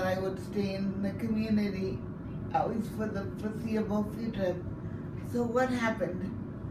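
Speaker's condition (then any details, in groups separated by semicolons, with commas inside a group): Cerebral palsy; needs help with all daily activities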